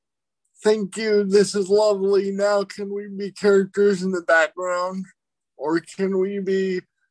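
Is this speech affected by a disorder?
Yes: cerebral palsy.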